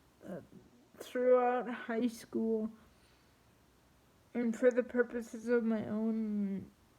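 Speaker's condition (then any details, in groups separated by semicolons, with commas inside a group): Triplegic cerebral palsy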